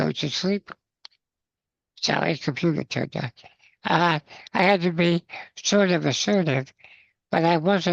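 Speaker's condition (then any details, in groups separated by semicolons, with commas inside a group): Spinal muscular atrophy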